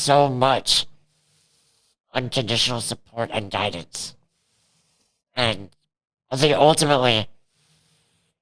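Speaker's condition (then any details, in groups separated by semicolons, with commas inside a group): Cerebral palsy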